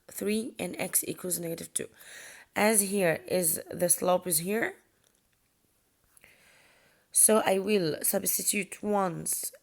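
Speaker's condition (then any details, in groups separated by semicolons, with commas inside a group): No condition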